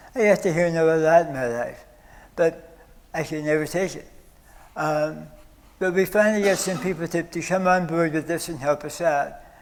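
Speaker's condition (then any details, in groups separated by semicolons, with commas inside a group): Stage 4 oral cancer; needed feeding tube during chemoradiation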